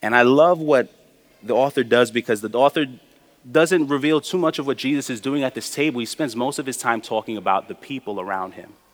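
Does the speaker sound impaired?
No.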